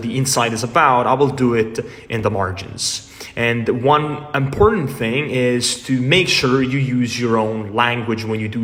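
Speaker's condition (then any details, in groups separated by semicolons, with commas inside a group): No condition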